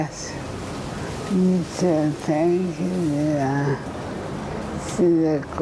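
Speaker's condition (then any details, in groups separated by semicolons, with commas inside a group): ALS; practically unable to walk; practically unable to speak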